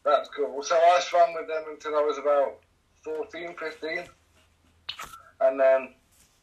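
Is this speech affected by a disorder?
Yes: cerebral palsy; C2 para-cycling class.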